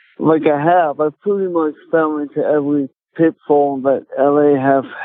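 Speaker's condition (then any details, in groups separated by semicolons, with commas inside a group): Cerebral palsy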